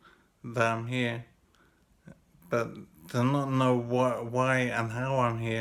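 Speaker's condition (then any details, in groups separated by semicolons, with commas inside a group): Injury affecting speech; speech sometimes difficult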